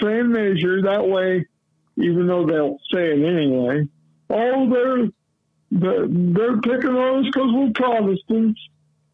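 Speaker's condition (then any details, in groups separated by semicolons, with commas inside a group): Cerebral palsy; lifelong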